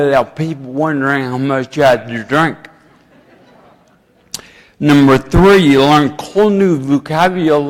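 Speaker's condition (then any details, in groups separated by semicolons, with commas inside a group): Ataxia; slurring and poor speech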